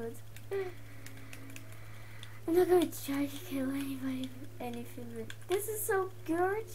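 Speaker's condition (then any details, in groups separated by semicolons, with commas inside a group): No condition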